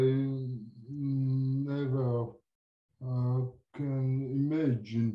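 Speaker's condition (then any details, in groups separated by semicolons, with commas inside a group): Cerebral palsy; from birth; supplements instead of conventional medication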